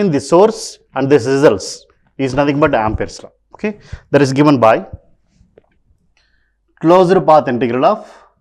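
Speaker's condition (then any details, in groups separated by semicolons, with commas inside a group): No condition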